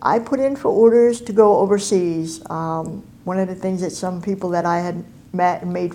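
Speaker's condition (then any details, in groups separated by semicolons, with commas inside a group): Cleft palate and cleft lip; congenital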